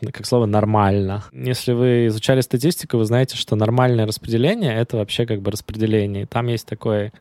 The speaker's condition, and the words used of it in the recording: None; typical speech.